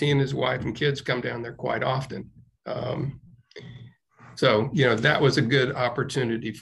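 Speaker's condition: No condition

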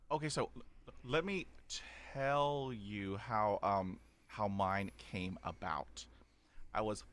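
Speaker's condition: Stuttering; stutter since about age 5 after shock and trauma, mute one year, 20 years speech therapy; stutter persists, blocks and repetitions since childhood, fluent when whispering, using accents or acting; prolonged sounds, blocks

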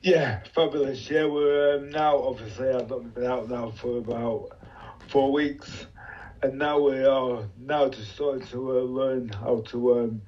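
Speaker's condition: Motor neuron disease; followed by MND, respiratory and long-term ventilation teams at Preston

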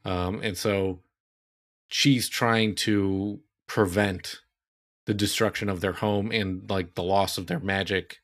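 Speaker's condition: No condition

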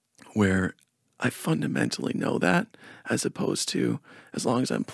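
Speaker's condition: Spasmodic dysphonia; energy healing

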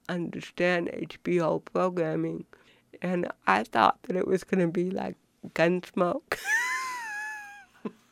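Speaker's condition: Cerebral palsy; affects movement and walking

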